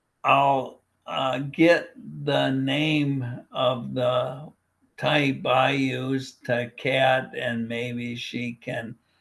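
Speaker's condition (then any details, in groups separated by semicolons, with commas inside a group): Primary lateral sclerosis, bulbar onset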